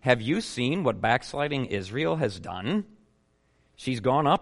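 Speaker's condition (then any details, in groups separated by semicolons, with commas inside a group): No condition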